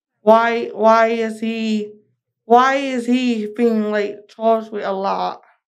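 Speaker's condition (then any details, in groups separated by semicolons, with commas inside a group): Cerebral palsy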